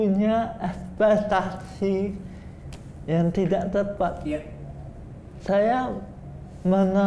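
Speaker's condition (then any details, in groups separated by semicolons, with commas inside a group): Cerebral palsy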